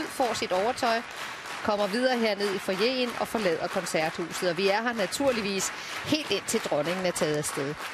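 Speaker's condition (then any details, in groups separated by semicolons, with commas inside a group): No condition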